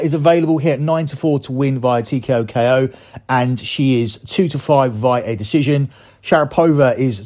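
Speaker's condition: No condition

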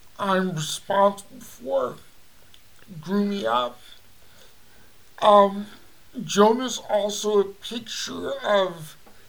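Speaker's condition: Cerebral palsy; voice audibly affected

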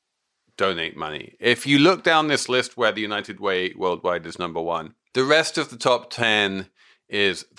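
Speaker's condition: No condition

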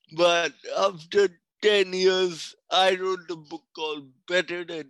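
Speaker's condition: Cerebral palsy; speech affected

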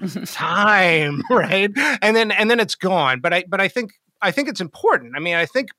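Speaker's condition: No condition

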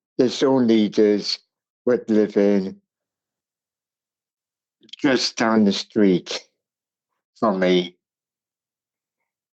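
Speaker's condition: Cerebral palsy; speech impairment

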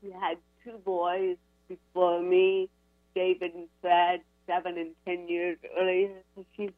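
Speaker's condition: Cerebral palsy; from infancy, diagnosed at UCLA, spinal cord surgery C1 to C7, titanium neck limits looking up; ongoing Botox for chronic pain, constant uncontrollable brain signals against spinal hardware

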